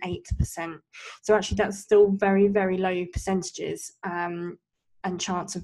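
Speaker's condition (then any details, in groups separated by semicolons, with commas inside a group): Cleft lip and palate; only three speech and language therapy sessions before discharge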